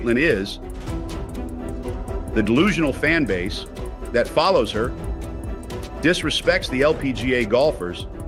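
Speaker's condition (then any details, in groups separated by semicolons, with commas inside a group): No condition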